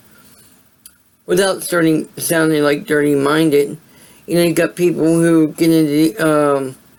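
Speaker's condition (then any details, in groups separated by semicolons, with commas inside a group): Cerebral palsy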